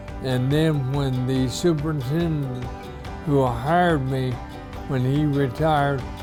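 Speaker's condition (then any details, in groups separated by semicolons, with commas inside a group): ALS; few months since diagnosis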